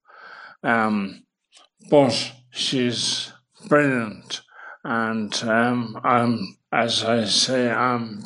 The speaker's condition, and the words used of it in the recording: ALS (motor neuron disease). My speech is the main problem,